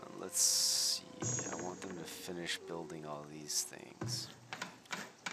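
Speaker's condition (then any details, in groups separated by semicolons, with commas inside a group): No condition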